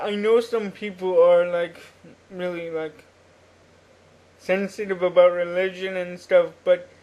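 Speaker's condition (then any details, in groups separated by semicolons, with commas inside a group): Cerebral palsy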